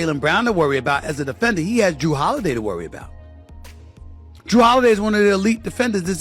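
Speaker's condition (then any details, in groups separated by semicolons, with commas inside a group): No condition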